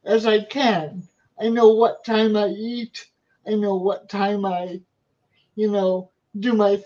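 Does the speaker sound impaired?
Yes: cerebral palsy; wheelchair user, physical therapy; undiagnosed problem over past year and a half, on seven medications including pain medication.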